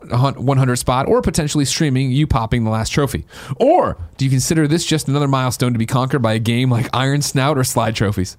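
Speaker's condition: No condition

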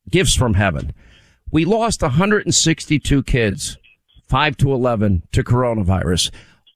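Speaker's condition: No condition

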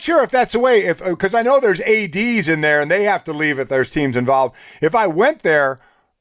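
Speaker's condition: No condition

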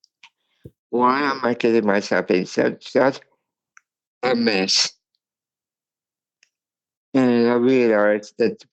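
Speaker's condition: Cerebral palsy; speech impairment

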